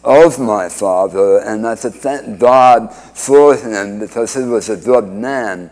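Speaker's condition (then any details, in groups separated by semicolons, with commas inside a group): Speech impediment after cancer surgery; oral cancer 31 years ago, radiation, 2015 recurrence, two-thirds tongue removed at Hartford Hospital, forearm flap; incurable recurrent cancer in mouth floor and tongue, chemotherapy, failed immunotherapy at Dana-Farber, antibody drug; speech impediment from reconstructed tongue tied to mouth floor, no speech with tracheostomy after surgery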